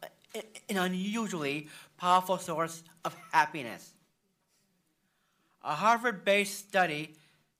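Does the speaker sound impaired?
Yes: Down syndrome; intellectual disability, processes information more slowly; recorded testimony to Congress, played as video clip.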